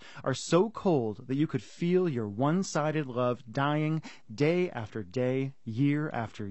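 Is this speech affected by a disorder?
No.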